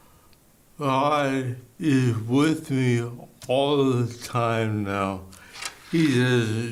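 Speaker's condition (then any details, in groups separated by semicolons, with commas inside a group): ALS; bulbar onset, slurred speech first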